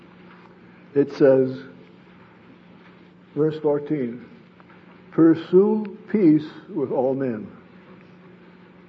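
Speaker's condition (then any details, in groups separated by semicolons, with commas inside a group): Parkinson's disease; sleep disrupted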